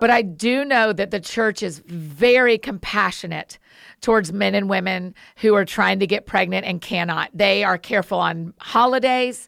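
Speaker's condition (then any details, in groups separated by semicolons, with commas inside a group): No condition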